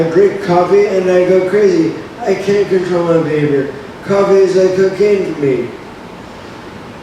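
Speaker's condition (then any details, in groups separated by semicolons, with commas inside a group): Brain injury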